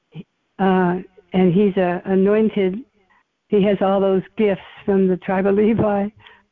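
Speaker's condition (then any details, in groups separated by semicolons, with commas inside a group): Parkinson's; hobbling, age 86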